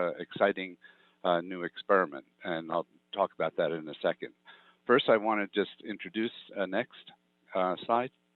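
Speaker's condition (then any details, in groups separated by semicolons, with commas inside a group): No condition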